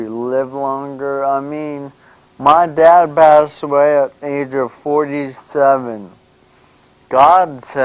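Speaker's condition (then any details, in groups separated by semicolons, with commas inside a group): Brain injury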